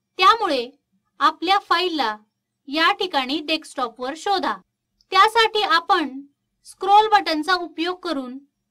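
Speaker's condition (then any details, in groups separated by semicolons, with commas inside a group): No condition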